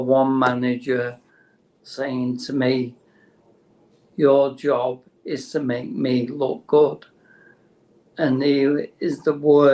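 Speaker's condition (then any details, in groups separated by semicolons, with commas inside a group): Motor neurone disease; terminal, no cure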